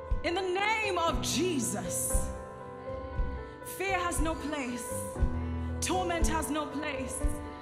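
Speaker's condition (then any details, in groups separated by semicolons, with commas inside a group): No condition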